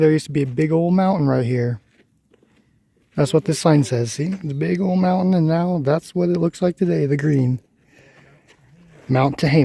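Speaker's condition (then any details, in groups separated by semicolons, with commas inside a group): No condition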